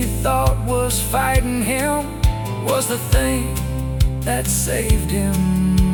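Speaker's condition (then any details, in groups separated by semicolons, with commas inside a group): No condition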